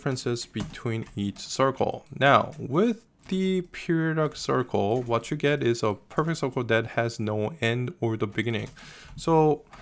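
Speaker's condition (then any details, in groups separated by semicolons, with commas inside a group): No condition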